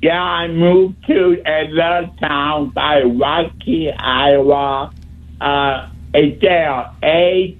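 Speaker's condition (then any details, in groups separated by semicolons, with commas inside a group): Speech impediment; tries to talk really clearly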